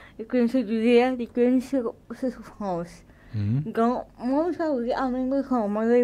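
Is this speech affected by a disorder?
Yes: cerebral palsy.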